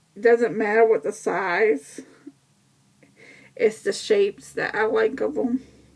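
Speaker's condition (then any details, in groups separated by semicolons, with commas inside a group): Cerebral palsy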